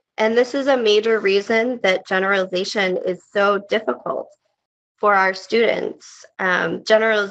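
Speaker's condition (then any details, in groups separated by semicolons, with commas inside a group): No condition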